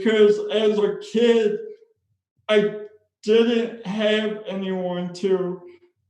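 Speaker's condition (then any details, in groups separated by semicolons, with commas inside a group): Spastic cerebral palsy; speech impairment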